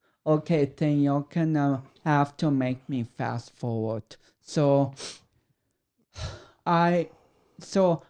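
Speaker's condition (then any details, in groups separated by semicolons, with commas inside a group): Cerebral palsy; affects speech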